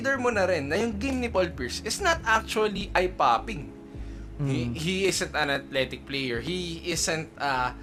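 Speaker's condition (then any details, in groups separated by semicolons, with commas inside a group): No condition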